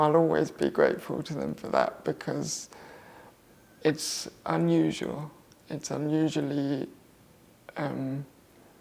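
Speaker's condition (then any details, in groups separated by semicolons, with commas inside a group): Cerebral palsy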